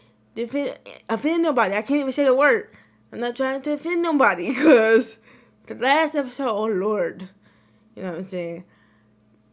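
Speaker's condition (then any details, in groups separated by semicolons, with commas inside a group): Cerebral palsy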